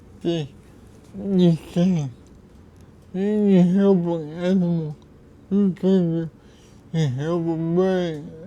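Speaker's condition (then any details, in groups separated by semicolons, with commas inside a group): Cerebral palsy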